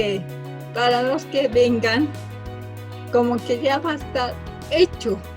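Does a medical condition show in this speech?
Yes: cerebral palsy from birth.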